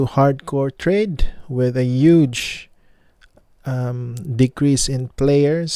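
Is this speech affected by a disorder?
No.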